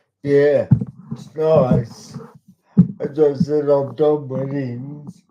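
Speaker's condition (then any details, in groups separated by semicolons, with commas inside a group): Cerebral palsy; talks slowly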